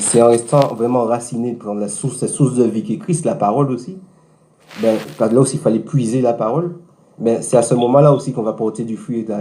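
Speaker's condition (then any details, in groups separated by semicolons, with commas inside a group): No condition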